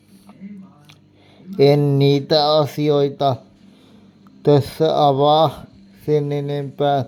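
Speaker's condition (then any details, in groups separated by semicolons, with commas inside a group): Cerebral palsy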